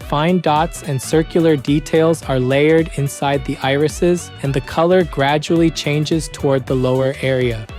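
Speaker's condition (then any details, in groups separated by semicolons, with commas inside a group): No condition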